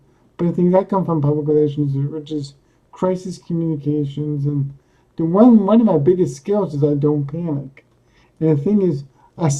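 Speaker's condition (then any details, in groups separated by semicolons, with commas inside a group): Cerebral palsy; speaks coherently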